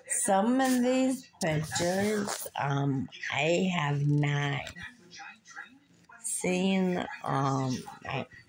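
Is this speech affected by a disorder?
Yes: muscular dystrophy.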